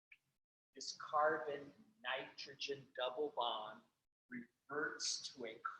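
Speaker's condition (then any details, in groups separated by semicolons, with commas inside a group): No condition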